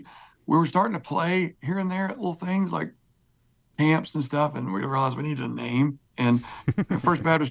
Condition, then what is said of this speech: Spasmodic dysphonia. It's not as hard to sing, but the more I talk, I start getting more hoarse.